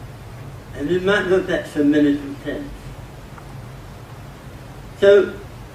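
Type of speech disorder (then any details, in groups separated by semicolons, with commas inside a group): Dysarthria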